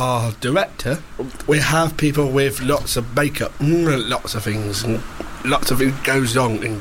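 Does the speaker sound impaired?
Yes: Down syndrome.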